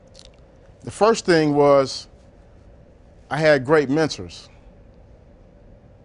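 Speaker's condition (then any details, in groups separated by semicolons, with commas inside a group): No condition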